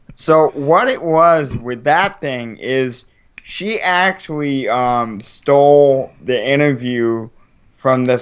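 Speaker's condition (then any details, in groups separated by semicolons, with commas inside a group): Cerebral palsy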